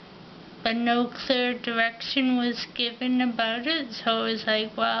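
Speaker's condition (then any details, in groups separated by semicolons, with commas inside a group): Ataxia; diction sometimes unclear, swallowing difficulty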